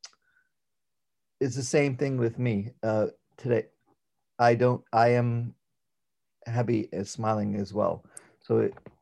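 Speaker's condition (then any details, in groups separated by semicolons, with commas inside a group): Aphasia after stroke; stroke with clotting during surgery at 33, right arm paralysed, first 3-4 months foggy; right arm still not working, walking-ish gait, not quite limping; communicating sometimes challenging, communicates differently, thinks fine but speaking affected, about one year to adjust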